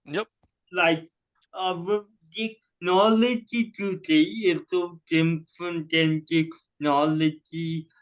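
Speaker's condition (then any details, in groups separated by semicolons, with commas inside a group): Cerebral palsy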